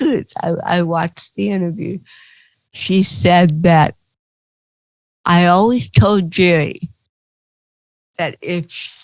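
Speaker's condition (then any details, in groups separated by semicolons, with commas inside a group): Cerebral palsy; from birth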